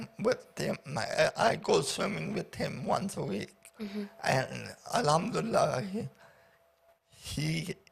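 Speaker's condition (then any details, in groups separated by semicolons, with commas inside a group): Paraplegia with essential tremor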